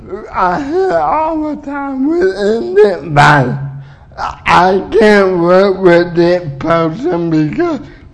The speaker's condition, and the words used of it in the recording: Cerebral palsy. Because my speech is a little bit unclear, okay?